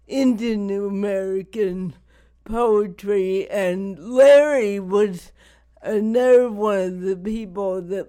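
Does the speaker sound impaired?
Yes: cerebral palsy; wears down with age.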